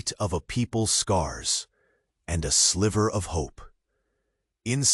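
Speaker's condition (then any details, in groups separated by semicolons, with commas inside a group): No condition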